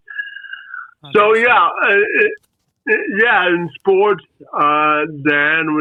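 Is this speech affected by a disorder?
Yes: spastic quadriplegic cerebral palsy.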